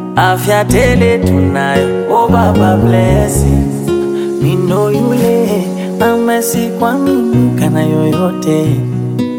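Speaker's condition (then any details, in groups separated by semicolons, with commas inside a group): No condition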